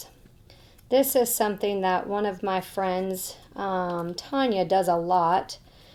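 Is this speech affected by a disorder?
No.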